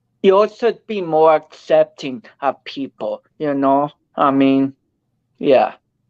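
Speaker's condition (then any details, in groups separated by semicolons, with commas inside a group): Cerebral palsy; speech affected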